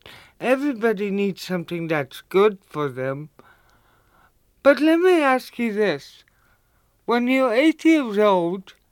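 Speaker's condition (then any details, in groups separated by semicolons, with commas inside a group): Cerebral palsy; limited coordination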